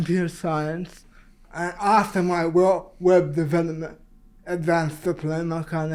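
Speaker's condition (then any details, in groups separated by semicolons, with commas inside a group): Cerebral palsy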